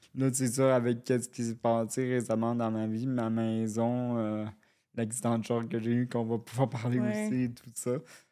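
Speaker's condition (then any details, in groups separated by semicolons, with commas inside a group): Cerebral palsy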